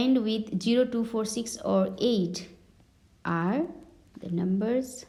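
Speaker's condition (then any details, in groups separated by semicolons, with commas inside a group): No condition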